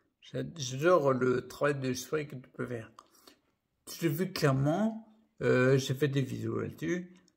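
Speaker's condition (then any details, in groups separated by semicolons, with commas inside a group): Primary progressive multiple sclerosis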